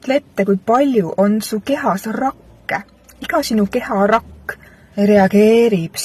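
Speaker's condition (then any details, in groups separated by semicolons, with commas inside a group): No condition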